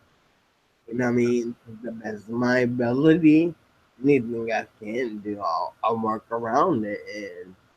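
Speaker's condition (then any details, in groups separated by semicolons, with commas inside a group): Spinocerebellar ataxia type 7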